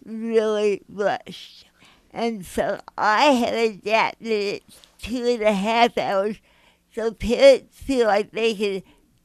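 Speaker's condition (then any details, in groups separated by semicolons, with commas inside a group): Mild cerebral palsy; mild cerebral palsy affecting speech; hard to understand initially, listeners must listen closely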